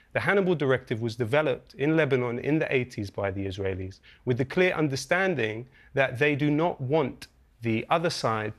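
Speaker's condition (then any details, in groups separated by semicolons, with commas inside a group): No condition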